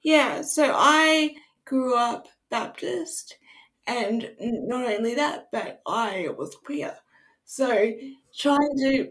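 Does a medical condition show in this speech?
Yes: cerebral palsy; speech higher on bad days, people on cam often think drunk at first.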